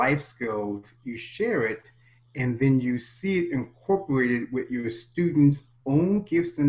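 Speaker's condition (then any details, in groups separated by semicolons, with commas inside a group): No condition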